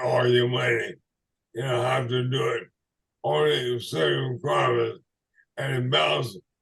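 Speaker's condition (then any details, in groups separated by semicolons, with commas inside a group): ALS/MND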